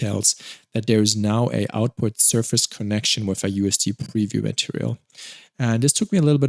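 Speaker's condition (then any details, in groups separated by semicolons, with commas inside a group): No condition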